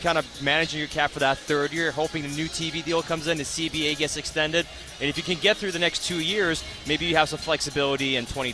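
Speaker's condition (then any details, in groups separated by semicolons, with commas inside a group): No condition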